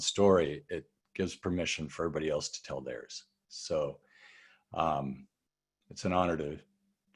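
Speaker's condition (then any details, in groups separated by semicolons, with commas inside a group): No condition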